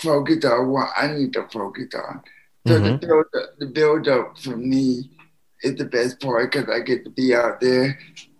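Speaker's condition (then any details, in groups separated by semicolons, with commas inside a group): Spastic quadriplegic cerebral palsy; restroom and supplements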